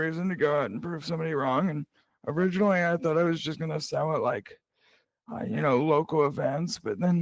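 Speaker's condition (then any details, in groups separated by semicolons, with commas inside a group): Cerebral palsy; present from birth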